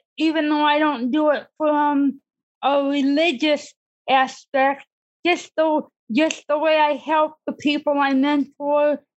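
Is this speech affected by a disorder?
Yes: cerebral palsy; disability since childhood.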